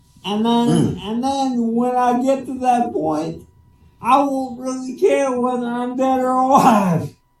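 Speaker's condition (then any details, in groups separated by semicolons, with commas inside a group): Cerebral palsy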